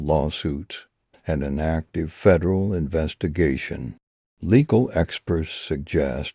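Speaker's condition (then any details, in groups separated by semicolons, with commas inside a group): No condition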